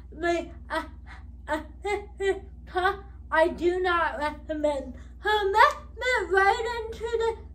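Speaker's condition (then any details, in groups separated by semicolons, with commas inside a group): Cerebral palsy, spastic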